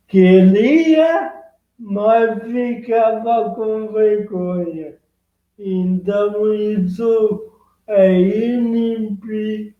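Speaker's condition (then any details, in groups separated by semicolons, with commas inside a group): Cerebral palsy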